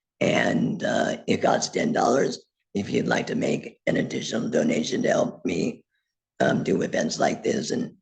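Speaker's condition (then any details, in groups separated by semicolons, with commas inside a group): Laryngectomy; total laryngectomy, voice prosthesis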